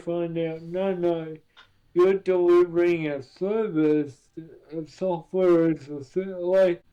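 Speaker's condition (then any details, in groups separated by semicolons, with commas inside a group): Cerebral palsy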